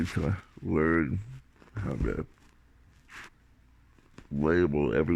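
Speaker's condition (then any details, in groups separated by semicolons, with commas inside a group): Tongue cancer surgery, tongue graft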